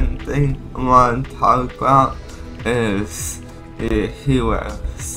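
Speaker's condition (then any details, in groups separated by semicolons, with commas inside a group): Cerebral palsy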